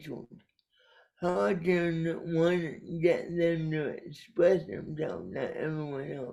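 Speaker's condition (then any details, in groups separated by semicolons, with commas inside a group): Cerebral palsy; caused by brainstem aneurysm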